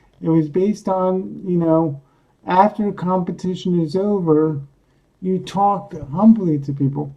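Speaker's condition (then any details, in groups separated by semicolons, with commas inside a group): Cerebral palsy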